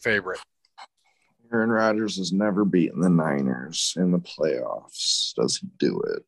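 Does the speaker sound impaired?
No.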